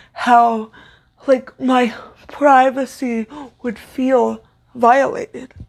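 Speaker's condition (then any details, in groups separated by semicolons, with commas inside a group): Cerebral palsy; main disability; adult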